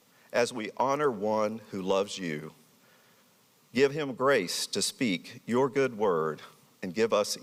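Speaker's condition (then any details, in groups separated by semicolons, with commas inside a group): No condition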